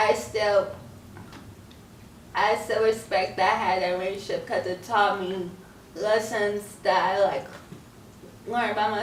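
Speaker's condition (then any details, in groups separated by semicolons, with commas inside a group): Cerebral palsy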